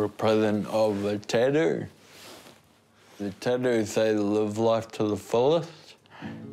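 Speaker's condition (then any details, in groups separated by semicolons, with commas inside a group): Friedreich's ataxia; genetic degenerative, affects balance, coordination, speech, legs, heart; diagnosed about ten years ago, wheelchair user, stands with difficulty, fatigue; slurred speech, progressively worse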